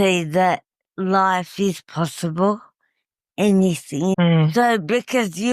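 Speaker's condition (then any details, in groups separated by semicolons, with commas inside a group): Cerebral palsy; uses wheelchair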